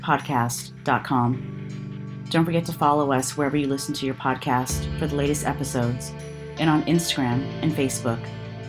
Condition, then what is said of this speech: No condition.